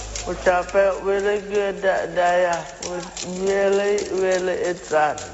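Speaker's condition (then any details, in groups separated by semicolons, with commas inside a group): Cerebral palsy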